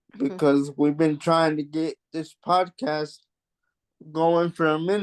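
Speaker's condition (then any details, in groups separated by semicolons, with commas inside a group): Cerebral palsy; mild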